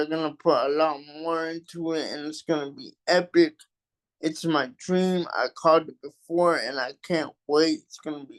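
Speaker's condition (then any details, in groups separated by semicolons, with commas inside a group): Cerebral palsy; takes deep breaths while speaking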